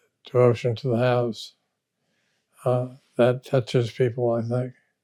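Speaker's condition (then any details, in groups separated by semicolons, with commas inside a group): Parkinson's disease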